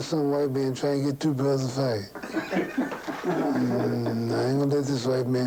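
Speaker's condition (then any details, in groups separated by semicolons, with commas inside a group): Parkinson's syndrome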